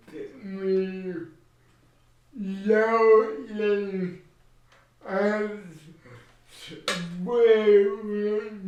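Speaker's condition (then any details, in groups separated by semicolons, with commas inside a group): Cerebral palsy; since childhood; slurred speech, unintelligible to strangers, childhood speech therapy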